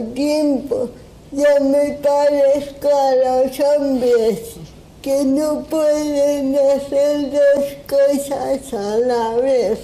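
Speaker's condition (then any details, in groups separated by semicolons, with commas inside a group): Cerebral palsy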